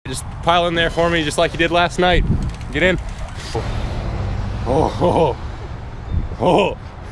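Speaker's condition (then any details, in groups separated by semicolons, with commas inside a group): No condition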